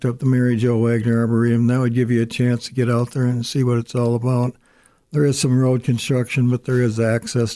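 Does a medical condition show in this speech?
Yes: Parkinson's disease; uses walker, near-death experiences; stutters and stammers.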